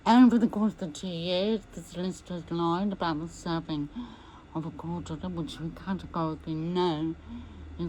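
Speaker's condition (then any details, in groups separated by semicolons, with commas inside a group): MND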